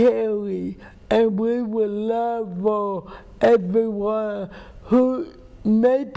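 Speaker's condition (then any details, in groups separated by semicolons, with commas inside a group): Cerebral palsy; speech impairment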